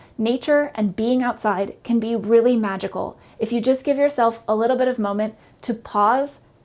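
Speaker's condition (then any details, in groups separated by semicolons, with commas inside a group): No condition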